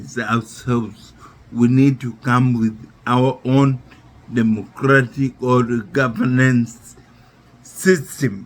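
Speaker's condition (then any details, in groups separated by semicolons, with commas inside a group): Neurological disease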